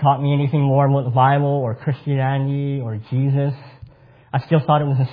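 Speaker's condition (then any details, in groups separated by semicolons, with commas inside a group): Cleft palate; congenital cleft palate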